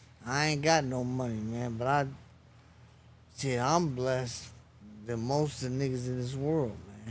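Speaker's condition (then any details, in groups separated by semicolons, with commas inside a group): Traumatic brain injury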